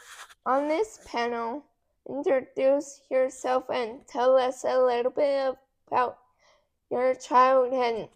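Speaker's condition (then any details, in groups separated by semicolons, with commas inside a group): Cerebral palsy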